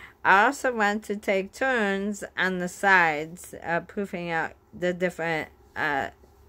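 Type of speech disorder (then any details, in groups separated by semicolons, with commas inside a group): Bulbar dysarthria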